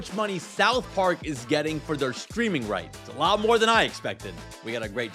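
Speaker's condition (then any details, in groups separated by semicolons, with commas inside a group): No condition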